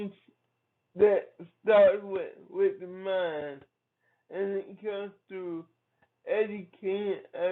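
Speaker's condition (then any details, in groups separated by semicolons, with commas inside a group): Cerebral palsy; from birth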